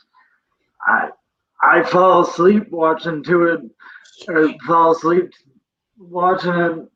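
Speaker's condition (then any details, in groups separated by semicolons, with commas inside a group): Cerebral palsy; present from birth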